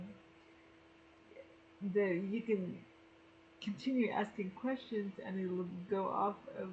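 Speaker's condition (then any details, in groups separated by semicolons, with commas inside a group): Cerebral palsy; Girdlestone resection surgery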